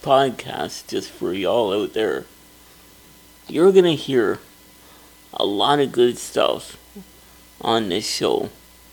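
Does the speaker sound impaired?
Yes: cerebral palsy; wheelchair user.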